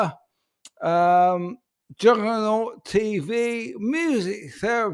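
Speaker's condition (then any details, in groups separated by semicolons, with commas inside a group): Upper motor neuron disorder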